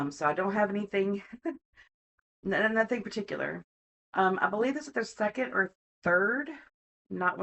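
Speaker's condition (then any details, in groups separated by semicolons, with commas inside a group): No condition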